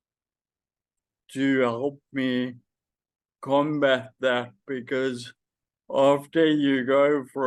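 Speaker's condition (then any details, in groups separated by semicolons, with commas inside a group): Friedreich's ataxia; does voice exercises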